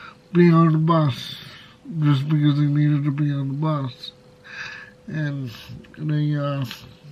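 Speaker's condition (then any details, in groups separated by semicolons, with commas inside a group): Cerebral palsy, severe; spastic type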